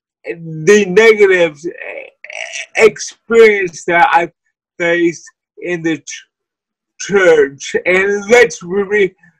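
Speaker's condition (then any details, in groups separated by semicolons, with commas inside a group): Cerebral palsy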